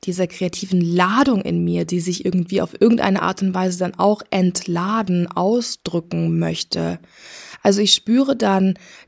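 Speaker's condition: No condition

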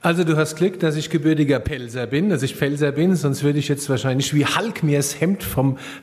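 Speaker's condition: No condition

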